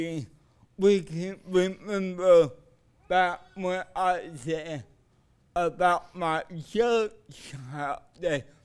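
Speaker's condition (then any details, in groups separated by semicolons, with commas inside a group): Cerebral palsy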